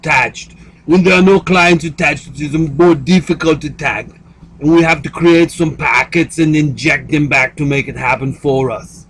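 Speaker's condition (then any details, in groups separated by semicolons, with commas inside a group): No condition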